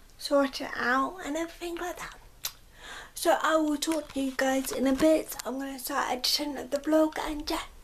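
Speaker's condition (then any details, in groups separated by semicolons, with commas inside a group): Cerebral palsy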